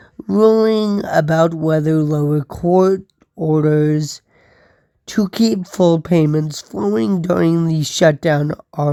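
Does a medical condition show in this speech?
Yes: cerebral palsy.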